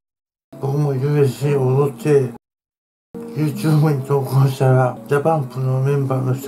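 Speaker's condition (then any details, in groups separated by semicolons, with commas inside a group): Tongue cancer, partial glossectomy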